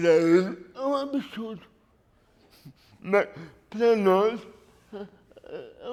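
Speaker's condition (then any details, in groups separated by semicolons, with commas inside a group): Cerebral palsy; lack of oxygen at birth, premature; walks independently after extensive physiotherapy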